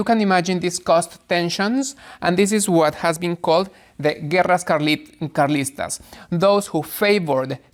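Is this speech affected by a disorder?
No.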